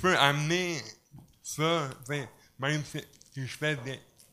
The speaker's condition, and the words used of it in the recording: Stuttering. Puis, pour vrai, je fais des, des jokes de bégaiement, puis je, dois les grains, sinon je suis plus capable.